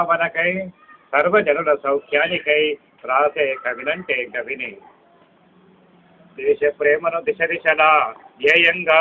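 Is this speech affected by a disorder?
No.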